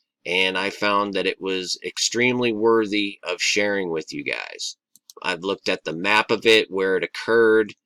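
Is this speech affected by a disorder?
No.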